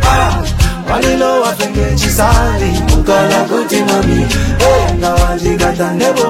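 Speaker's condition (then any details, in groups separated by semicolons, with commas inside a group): No condition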